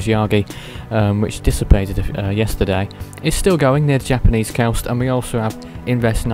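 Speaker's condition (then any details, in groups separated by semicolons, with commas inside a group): No condition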